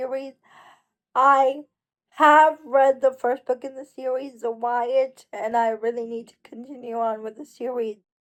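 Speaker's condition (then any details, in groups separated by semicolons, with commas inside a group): Cerebral palsy; uses wheelchair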